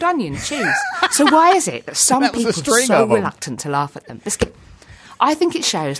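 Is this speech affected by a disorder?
Yes: Tourette's syndrome; tics from childhood, blinking, throat clearing, worsened into 20s, diagnosed at 26, wheelchair for chaotic walking; audible chest punching thumps, hedgehog, cat, ducks interrupting speech; inappropriate words or phrases, some swearing.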